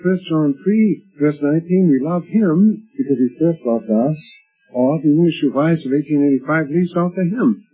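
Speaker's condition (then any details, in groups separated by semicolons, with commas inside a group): No condition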